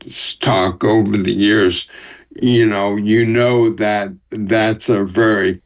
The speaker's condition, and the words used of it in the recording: ALS (motor neuron disease). I used to be a fast talker, trained in sales in the Northeast, and I know you have to talk fast up there.